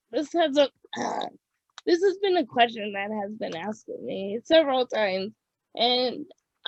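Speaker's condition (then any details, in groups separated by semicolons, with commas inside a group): Cerebral palsy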